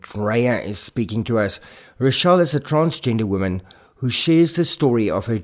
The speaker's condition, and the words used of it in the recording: No condition.